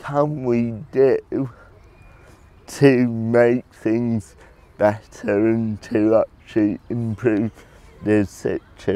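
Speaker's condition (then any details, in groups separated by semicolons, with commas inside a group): Cerebral palsy; predicted never to talk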